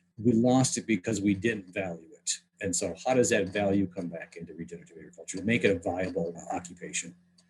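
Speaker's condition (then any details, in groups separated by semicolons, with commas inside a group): No condition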